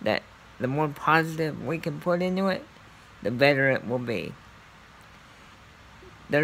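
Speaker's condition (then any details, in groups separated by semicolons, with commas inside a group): Cerebral palsy; scoliosis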